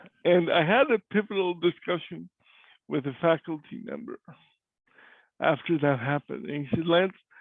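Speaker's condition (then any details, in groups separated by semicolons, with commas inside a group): Cerebral palsy; cannot walk; voice is different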